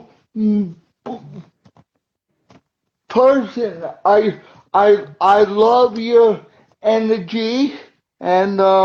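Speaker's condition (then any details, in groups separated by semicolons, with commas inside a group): Cerebral palsy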